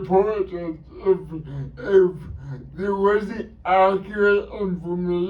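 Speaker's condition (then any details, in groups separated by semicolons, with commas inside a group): Cerebral palsy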